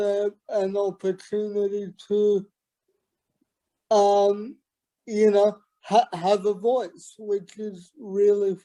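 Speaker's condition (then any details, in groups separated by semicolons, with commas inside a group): Cerebral palsy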